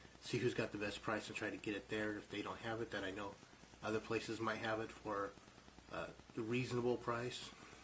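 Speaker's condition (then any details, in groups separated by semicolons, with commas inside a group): No condition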